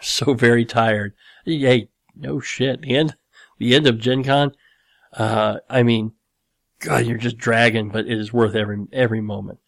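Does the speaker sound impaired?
Yes: cleft lip and palate; series of plastic surgeries for repair, skull bone chips grafted to reconstruct nose around age 12.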